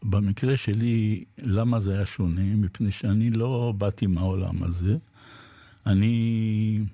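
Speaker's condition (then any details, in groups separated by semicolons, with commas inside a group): Parkinson's disease; makes body and daily life difficult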